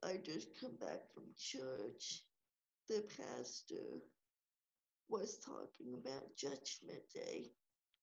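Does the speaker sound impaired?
Yes: cerebral palsy; from birth, fever after birth, moved to Stillwater Oklahoma, diagnosed soon after, hip surgery around 11; age 32, wheelchair user.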